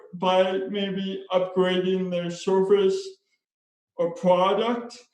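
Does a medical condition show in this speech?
Yes: spastic cerebral palsy; diagnosed at age 3, now public speaker; speech impairment.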